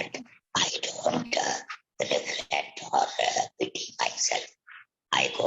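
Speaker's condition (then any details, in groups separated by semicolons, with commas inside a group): Laryngectomy for vocal cord cancer; laryngectomy, voice prosthesis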